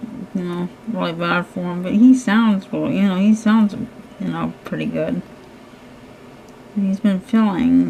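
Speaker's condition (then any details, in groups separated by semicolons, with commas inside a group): Cerebral palsy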